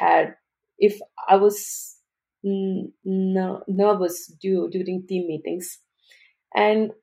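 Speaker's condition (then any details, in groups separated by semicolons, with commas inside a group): Stuttering; stuttering since about age 3, grew up in India speaking Telugu, English and Hindi; variable, some days fluent even in stand-up meetings, other days hard to get words out; blocks and pauses, hard syllables and phonics trigger blocks, nervous in groups; repeated sounds, prolonged sounds, blocks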